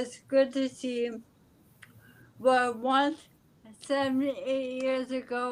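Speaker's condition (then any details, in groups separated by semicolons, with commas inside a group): ALS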